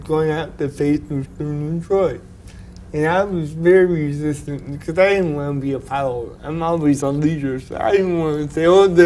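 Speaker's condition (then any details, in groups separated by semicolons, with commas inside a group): Cerebral palsy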